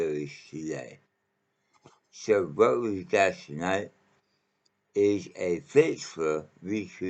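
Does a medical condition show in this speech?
Yes: mouth cancer.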